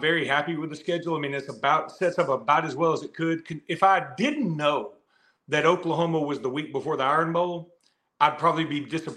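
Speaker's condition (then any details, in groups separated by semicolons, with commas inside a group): No condition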